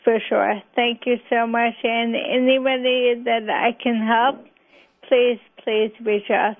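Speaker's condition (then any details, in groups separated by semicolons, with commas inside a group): ALS; bulbar-onset ALS, mother had ALS, possible Ashkenazi genetic link, speech onset about age 37; diagnosed February by specialist, about 2 years since speech symptoms, fine motor weakening, two slowing medications; speech affected first, about 2 years ago, undiagnosed by many doctors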